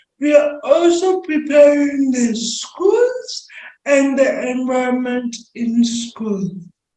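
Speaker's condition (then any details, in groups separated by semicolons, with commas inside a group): Cerebral palsy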